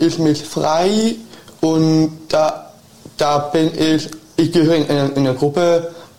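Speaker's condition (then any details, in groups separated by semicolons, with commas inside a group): Down syndrome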